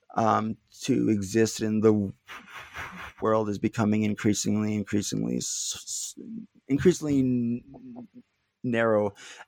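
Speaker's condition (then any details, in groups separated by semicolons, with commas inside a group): Stuttering; not stuttering much during this interview; little stuttering currently; repeated words, prolonged sounds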